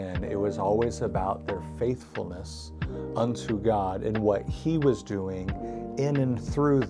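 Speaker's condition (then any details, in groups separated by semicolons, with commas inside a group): No condition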